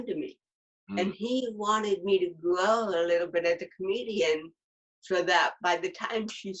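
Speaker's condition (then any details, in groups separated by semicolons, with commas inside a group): Cerebral palsy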